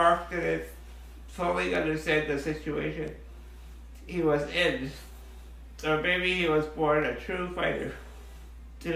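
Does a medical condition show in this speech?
Yes: muscular dystrophy; diagnosed around age 6 or 7.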